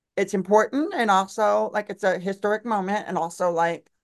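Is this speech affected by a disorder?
Yes: deaf; uses own voice.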